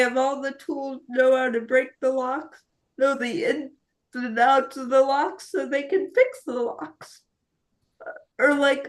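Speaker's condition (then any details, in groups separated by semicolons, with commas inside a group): Cerebral palsy; spastic quadriplegic, severe, wheelchair user, retained startle reflex; diagnosed around 5 months, ongoing physical therapy; speech not affected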